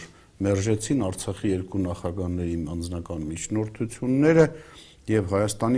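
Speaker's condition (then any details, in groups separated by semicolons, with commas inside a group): No condition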